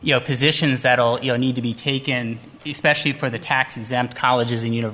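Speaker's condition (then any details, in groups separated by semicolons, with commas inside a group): No condition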